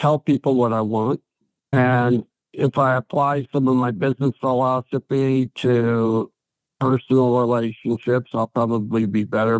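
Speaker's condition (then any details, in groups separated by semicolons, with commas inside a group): ALS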